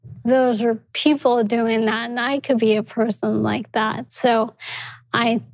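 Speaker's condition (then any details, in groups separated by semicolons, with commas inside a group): ALS; progressive degenerative muscle disease, leg symptom onset, diagnosed at 29 by Dr. Neil Schneider, Columbia; speech affected by ALS, noticeable on podcasts and shows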